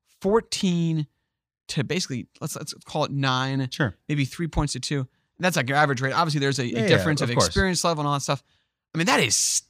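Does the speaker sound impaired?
No.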